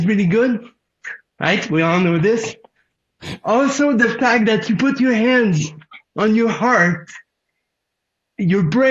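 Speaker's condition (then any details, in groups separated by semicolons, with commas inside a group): Cerebral palsy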